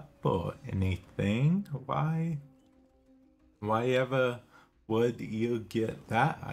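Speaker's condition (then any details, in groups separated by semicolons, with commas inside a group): Cerebral palsy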